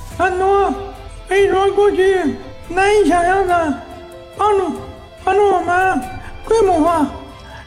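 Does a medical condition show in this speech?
Yes: ALS; amyotrophic lateral sclerosis, cause unknown; joining by remote video link.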